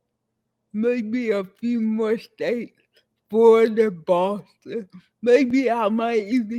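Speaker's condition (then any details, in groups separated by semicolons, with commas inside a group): Cerebral palsy; affects legs, hands and speech; speech impairment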